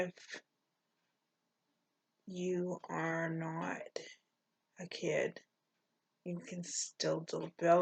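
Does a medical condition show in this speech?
Yes: cerebral palsy; poor balance.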